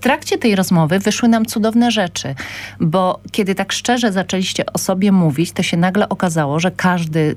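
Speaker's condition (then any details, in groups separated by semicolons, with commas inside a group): No condition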